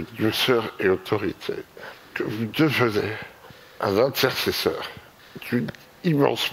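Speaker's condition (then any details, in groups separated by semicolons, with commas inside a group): Myopathy; caused tetraplegia, wheelchair user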